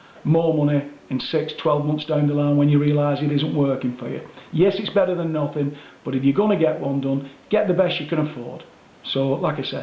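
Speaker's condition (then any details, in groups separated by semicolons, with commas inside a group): No condition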